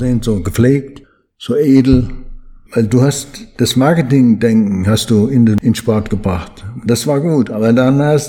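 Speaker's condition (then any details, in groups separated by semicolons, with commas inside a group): Parkinson's disease; slowed movements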